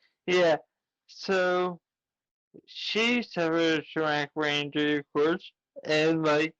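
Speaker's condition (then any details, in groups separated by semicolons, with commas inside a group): Traumatic brain injury; ongoing therapy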